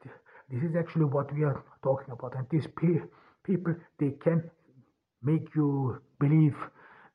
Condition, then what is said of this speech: Stuttering. I mean, despite the fact that it would be easier because I'm stuttering.